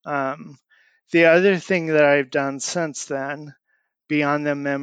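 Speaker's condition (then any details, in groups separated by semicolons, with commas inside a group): Amyotrophic lateral sclerosis; onset last fall, leg bouncing at rest, muscle twitches, weakness in legs and arms, walker since falls; months since diagnosis, on treatment, can't dress self, sometimes needs help brushing teeth; still able to speak, voice and message banking done for future speech loss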